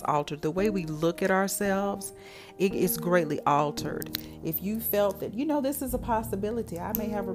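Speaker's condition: No condition

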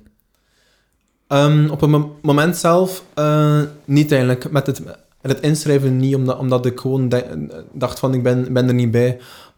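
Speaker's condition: Stuttering; not fluent in first episode, stutter clearly noticeable, speeches start badly, pauses to rest, then fluent; repeated sounds, repeated words

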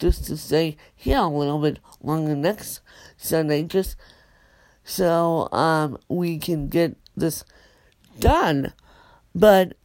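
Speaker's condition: Cerebral palsy; unable to cook

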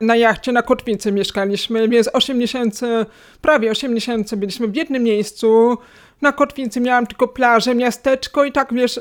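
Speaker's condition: Hearing loss, cochlear implant, acquired; relearned listening to English

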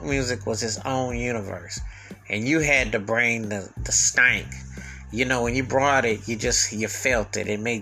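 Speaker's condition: No condition

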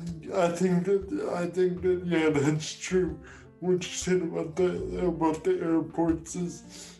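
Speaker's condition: Cerebral palsy; spastic quadriplegic type

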